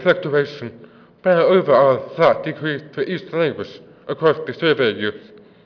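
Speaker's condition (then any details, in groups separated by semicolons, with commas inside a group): Deafness; works with interpreters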